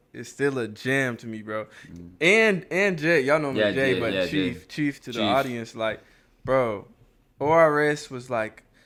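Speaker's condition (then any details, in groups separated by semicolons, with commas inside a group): No condition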